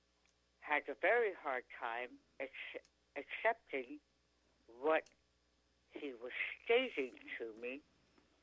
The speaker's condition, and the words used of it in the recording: Tongue cancer surgery. I have achieved my goals of speaking, eating, very basic for most people functions.